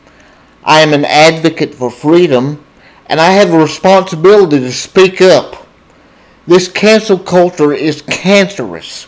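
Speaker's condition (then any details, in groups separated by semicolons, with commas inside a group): Cerebral palsy, spastic diplegia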